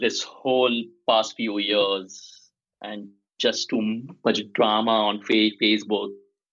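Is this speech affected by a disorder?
Yes: stuttering; may block on some words, may repeat sounds; here repeated sounds, prolonged sounds.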